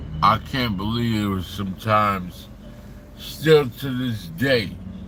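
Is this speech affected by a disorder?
Yes: slurred speech.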